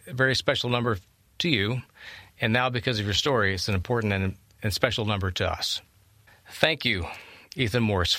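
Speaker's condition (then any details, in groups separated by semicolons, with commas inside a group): No condition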